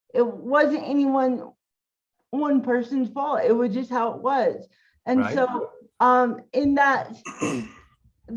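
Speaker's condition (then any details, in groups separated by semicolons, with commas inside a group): Cerebral palsy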